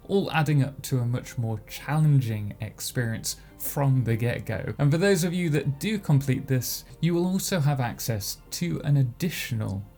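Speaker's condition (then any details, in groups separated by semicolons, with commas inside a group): No condition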